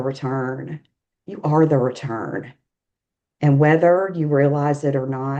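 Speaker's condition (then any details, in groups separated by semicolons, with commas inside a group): No condition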